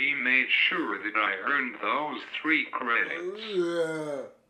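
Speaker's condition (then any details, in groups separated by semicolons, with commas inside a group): Cerebral palsy; quadriplegic, prenatal onset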